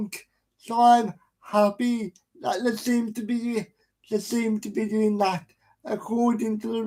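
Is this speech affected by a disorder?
Yes: cerebral palsy.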